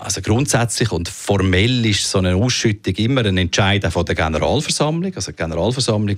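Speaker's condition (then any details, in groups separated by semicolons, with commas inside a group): No condition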